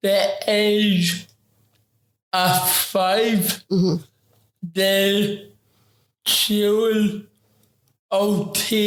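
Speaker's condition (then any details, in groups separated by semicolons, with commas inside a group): Ataxic cerebral palsy; affects talking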